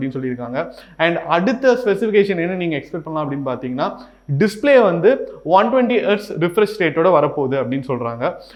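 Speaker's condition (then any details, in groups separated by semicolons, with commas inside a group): No condition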